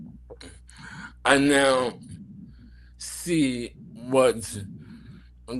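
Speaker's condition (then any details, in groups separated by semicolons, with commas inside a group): ALS; bulbar onset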